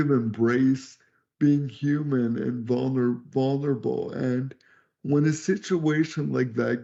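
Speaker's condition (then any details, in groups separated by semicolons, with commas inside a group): Cerebral palsy; could not talk until age 12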